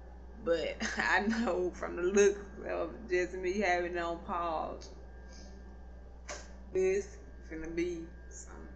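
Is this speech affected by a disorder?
Yes: cerebral palsy; not paralyzed, can stand.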